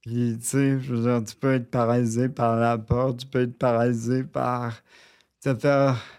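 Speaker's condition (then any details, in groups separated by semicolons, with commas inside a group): Cerebral palsy; near quadriplegic, wheelchair user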